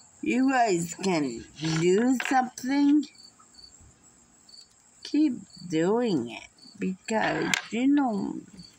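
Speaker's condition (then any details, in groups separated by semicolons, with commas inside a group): Muscular dystrophy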